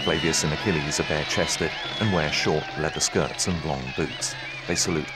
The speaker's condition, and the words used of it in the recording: None; typical speech.